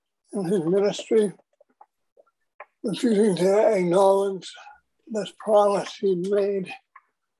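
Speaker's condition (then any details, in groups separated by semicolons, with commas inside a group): Parkinson's disease; young onset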